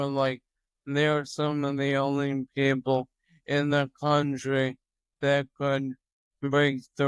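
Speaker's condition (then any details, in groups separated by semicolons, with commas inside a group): Toxic leukoencephalopathy, locked-in syndrome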